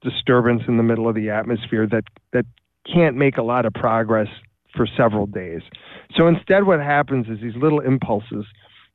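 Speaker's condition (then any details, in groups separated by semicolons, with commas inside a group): No condition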